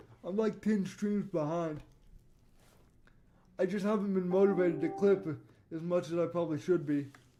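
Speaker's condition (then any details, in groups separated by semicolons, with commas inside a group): Cerebral palsy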